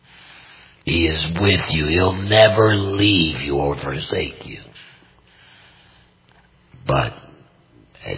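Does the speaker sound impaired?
Yes: total laryngectomy; complete laryngectomy for larynx cancer, voice prosthesis; unusual tone of voice, may sound painful to listeners, no pain speaking, understandable with careful listening.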